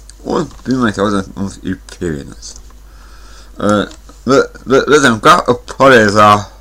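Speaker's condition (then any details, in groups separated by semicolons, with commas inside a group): Cerebral palsy; since birth; speech not very clear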